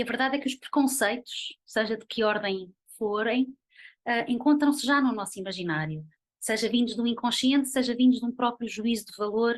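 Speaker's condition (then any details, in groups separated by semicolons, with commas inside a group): No condition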